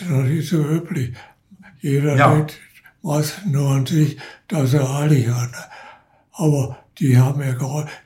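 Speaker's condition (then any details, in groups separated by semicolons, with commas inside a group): Parkinson's disease; progressive Parkinson's disease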